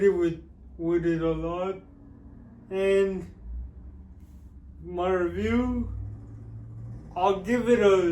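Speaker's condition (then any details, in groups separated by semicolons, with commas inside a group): Cerebral palsy; with developmental delay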